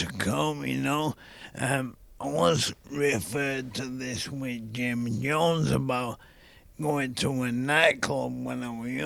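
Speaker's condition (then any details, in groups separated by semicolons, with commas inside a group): ALS; young onset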